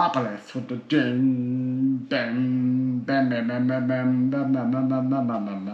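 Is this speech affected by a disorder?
Yes: cerebral palsy.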